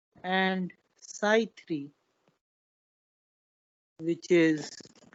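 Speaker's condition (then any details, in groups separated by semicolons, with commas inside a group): No condition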